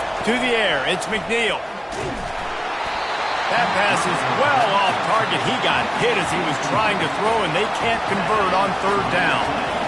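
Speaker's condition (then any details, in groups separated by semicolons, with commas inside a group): No condition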